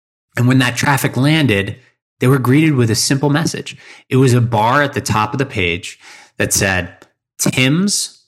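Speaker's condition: No condition

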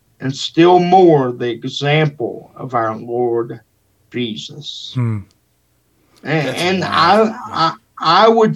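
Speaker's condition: Cerebral palsy; wheelchair user

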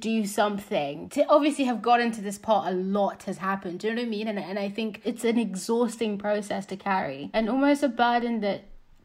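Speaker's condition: No condition

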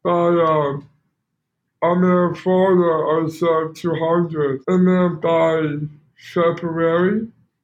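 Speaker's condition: Down syndrome; congenital, two holes in heart, open heart surgery under 5 months, four major ear surgeries, small ear canals; learning vocabulary and speaking, 1% better each day method

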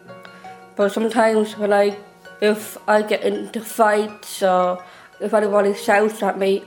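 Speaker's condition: Down syndrome; intellectual disability, age 20

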